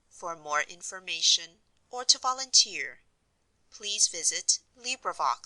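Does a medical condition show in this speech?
No.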